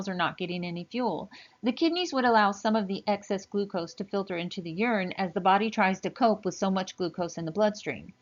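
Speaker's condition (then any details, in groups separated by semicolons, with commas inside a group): No condition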